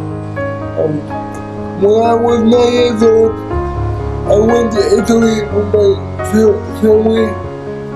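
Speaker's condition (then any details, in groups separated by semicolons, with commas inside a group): Cerebral palsy; unable to walk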